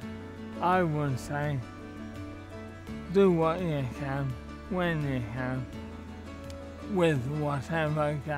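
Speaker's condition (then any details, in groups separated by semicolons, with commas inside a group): Motor neurone disease; affects voice, left arm, left leg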